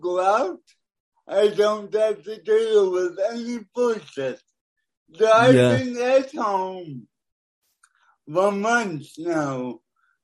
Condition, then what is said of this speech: Cerebral palsy. They all, like, none of them get your speech pattern right ever.